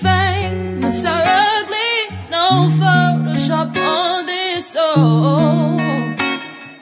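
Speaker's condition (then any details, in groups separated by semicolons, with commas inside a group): No condition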